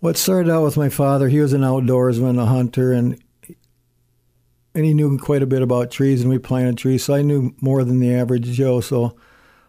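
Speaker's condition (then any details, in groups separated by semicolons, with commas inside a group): Parkinson's disease; stutters and stammers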